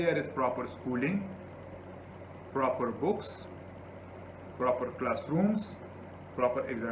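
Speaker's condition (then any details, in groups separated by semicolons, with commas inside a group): No condition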